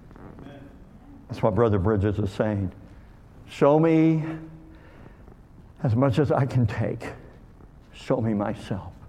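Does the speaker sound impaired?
Yes: cleft lip and palate; called hair lip; speech hard for others to understand in youth.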